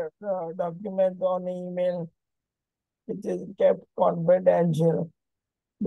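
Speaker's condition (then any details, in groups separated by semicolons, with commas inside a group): ALS; onset right index finger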